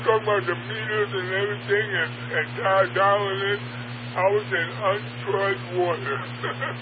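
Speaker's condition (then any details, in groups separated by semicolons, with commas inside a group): Parkinson's; largely wheelchair bound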